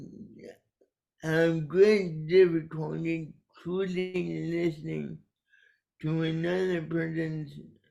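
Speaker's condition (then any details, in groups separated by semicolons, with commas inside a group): Cerebral palsy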